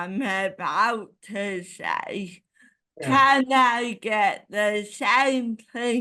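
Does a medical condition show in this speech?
Yes: cerebral palsy; ataxic type.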